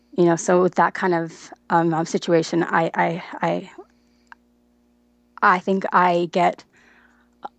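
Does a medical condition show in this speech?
Yes: stuttering; onset at age 15 without a clear sudden change, possibly stress-related, brief stutter at age five that resolved; has had therapy, uses fluency skills; can control speech with fluency skills, phone calls often hard; here repeated words, blocks.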